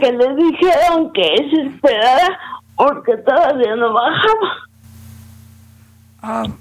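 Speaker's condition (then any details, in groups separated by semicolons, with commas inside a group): Cerebral palsy; only crawled at 18 months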